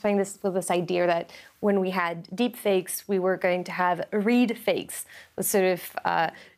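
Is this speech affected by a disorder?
No.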